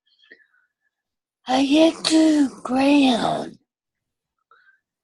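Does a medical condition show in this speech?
Yes: cerebral palsy with ataxia.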